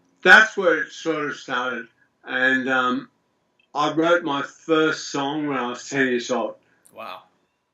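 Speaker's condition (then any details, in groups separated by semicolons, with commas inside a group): Multiple sclerosis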